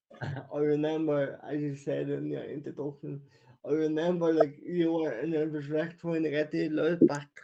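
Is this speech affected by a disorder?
Yes: cerebral palsy.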